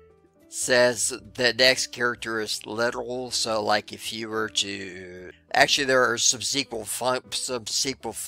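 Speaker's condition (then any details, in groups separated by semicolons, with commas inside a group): No condition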